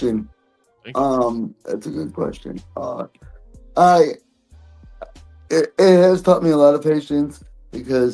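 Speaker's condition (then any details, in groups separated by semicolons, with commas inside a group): Cerebral palsy; present from birth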